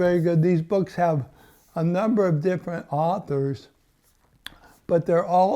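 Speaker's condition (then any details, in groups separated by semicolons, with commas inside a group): ALS; rapidly losing speech, breathing and eating problems, eye-gaze device ready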